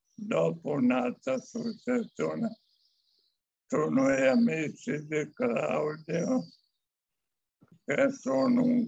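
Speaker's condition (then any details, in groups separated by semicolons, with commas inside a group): Amyotrophic lateral sclerosis; still speaks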